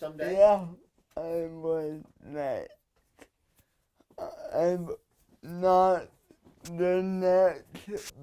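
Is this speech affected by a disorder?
Yes: cerebral palsy; from birth, physical only, slight memory loss; 19 years since onset, types with nose.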